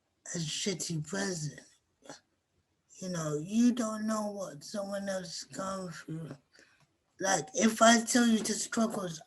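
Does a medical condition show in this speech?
Yes: cerebral palsy.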